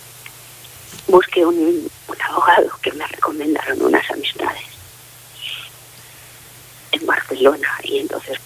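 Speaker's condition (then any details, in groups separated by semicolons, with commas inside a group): Facial palsy; ongoing medical follow-up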